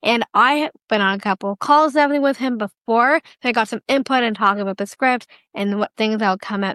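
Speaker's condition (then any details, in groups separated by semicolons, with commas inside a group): Down syndrome; duplicate of the 21st chromosome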